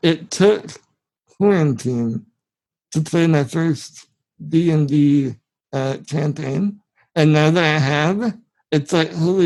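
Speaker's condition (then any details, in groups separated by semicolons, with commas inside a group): Spinal muscular atrophy; genetic, from birth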